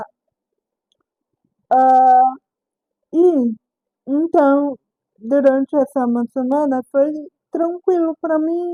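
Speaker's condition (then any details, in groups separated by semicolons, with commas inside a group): Cerebral palsy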